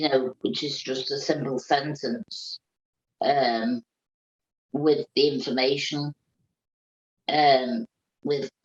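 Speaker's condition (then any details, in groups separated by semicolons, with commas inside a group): Cerebral palsy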